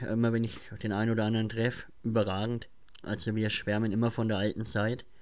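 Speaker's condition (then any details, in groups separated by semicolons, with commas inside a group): Cleft palate; present since childhood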